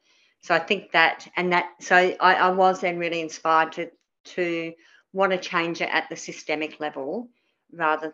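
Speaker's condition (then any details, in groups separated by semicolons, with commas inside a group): Cleft palate; many surgeries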